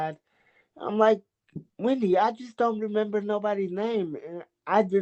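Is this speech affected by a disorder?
Yes: cerebral palsy.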